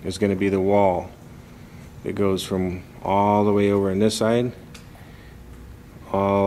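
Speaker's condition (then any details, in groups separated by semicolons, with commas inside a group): No condition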